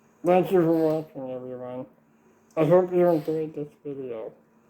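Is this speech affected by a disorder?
Yes: Duchenne muscular dystrophy; since birth, most of body, tracheostomy, G-tube feeding; cannot use arms, ventilator-dependent, severely weakened respiration; very limited chewing and swallowing, still eats by mouth.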